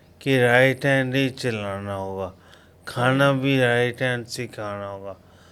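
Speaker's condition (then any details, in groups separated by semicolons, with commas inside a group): Coma after road accident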